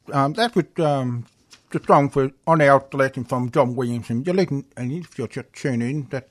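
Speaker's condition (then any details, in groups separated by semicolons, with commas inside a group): Hearing loss with cochlear implants; 4-hour operation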